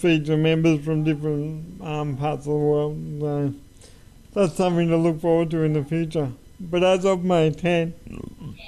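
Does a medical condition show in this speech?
Yes: cerebral palsy; from birth, uses wheelchair, drummer despite condition; joining via Zoom.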